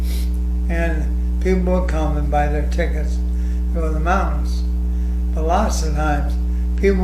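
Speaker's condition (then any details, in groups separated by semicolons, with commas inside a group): ALS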